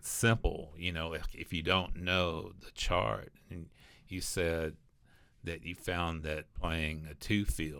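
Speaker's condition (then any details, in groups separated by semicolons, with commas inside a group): No condition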